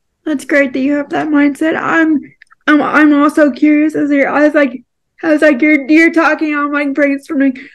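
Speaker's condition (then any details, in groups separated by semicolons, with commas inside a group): Cerebral palsy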